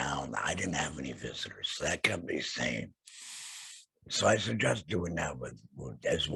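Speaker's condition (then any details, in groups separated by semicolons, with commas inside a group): Laryngectomy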